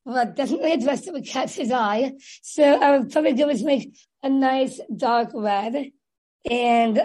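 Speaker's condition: Down syndrome; developmental disability from birth

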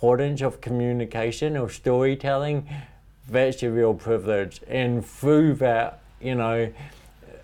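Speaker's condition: Cerebral palsy; speech impediment, talks funny

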